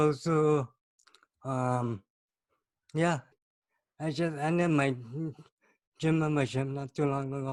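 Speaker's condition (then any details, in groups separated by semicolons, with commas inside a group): Cerebral palsy; from birth, oxygen loss after heart condition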